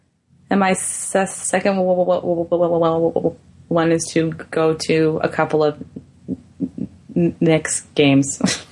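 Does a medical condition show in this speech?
Yes: stuttering; therapy over past 3 years: fluency shaping, stuttering modification, voluntary stuttering, subway talks with strangers; sometimes chops up words, listeners may need repetition, awkward on phone; here repeated sounds, prolonged sounds, blocks.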